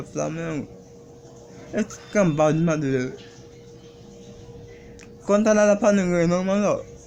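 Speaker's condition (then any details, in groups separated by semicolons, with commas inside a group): Cerebral palsy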